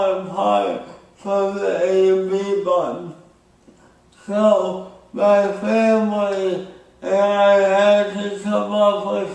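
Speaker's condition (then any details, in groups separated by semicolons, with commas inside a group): Speech impairment after birth surgery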